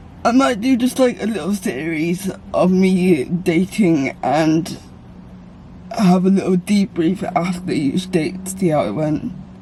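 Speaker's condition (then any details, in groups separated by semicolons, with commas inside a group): Cerebral palsy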